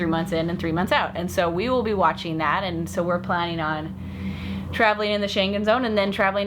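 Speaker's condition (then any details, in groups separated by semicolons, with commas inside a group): No condition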